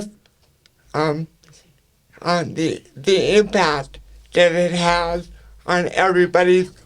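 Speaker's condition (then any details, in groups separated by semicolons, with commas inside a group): Cerebral palsy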